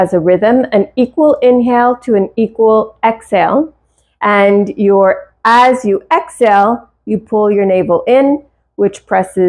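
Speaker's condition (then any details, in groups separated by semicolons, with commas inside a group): No condition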